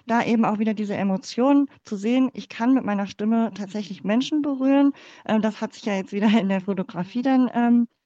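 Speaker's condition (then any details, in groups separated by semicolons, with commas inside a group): Cleft palate; congenital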